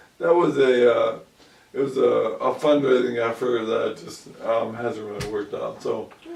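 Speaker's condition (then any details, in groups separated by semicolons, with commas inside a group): ALS; about 2 years since onset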